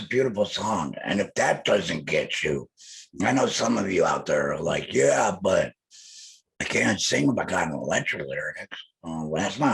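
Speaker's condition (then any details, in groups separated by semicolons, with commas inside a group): Laryngectomy; laryngectomy after cancer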